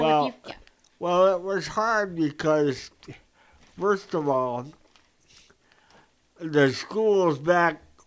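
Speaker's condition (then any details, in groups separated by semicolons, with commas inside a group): Cerebral palsy; present from birth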